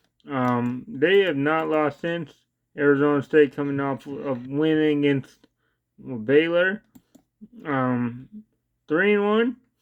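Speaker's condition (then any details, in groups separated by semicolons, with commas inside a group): Cerebral palsy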